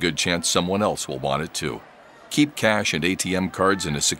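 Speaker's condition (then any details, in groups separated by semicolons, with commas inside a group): No condition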